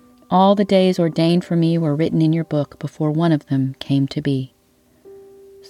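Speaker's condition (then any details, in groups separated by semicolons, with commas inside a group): No condition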